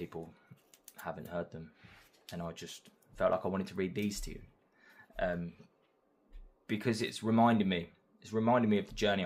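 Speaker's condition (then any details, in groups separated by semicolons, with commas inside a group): No condition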